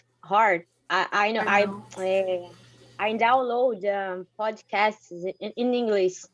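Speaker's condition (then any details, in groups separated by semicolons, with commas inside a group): No condition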